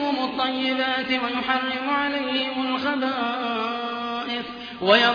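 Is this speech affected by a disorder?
No.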